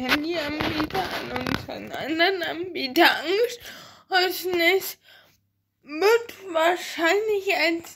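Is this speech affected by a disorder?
Yes: ataxia; ataxia affecting hands and fingers.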